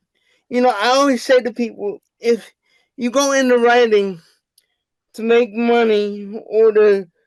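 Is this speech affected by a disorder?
Yes: cerebral palsy; wheelchair user.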